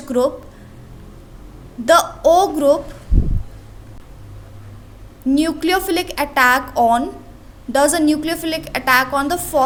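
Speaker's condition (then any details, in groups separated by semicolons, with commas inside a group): No condition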